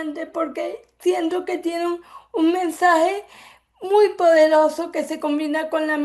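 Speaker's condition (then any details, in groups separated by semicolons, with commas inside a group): Cerebral palsy; from birth; affects speech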